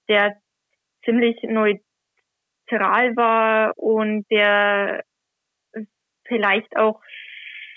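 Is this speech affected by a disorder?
Yes: stuttering; covert stuttering, noticed around age 10, hidden until age 21; no longer hiding stuttering, regularly reads gospel or epistle aloud as church lector; reading aloud not stutter-free, anticipates problem words, once hid by word switching and fillers, avoided t-words at school; here blocks.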